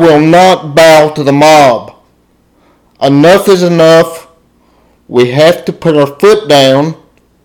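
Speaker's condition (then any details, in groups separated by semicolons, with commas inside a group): Cerebral palsy; spastic diplegia from birth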